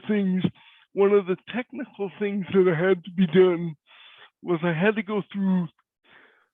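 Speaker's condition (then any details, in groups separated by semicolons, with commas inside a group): Cerebral palsy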